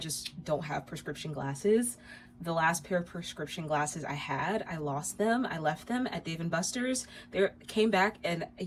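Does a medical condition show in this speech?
No.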